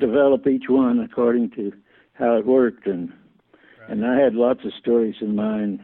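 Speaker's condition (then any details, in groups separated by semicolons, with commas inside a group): Parkinson's; slowly progressive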